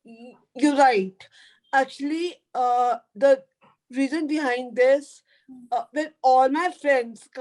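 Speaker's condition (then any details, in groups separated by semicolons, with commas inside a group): Cerebral palsy; floppy limbs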